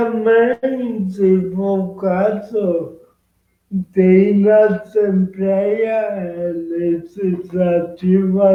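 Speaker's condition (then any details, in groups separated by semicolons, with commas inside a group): Cerebral palsy; present from birth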